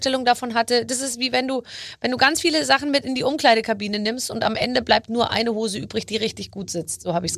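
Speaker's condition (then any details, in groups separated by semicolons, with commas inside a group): No condition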